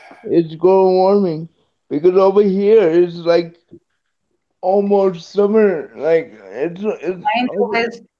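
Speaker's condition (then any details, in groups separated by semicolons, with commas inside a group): Cerebral palsy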